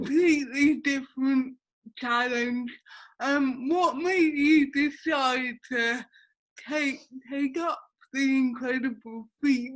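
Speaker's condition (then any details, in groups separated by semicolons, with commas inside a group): Cerebral palsy; affects speech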